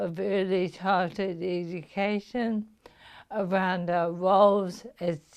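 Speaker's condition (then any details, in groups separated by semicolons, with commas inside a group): Motor neuron disease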